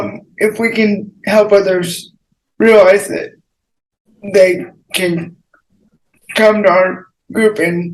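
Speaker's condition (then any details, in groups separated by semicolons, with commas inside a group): Cerebral palsy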